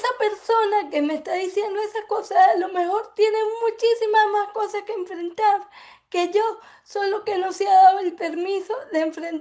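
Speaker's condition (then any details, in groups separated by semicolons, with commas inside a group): Cerebral palsy; affects speech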